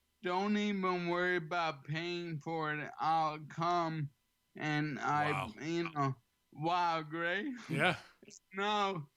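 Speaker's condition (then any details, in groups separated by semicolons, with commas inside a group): ALS; slightly slurred, has to slow down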